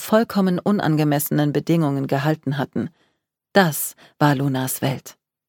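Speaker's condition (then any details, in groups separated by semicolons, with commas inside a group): No condition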